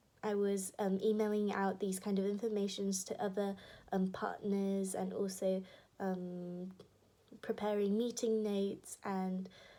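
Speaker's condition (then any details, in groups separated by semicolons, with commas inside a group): No condition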